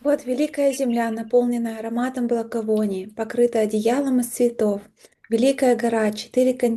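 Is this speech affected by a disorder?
No.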